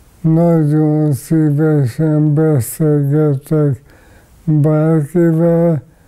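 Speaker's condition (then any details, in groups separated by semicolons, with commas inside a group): ALS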